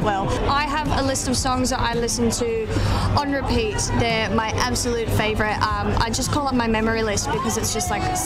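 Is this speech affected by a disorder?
Yes: cleft palate; unable to swallow or sing as a child.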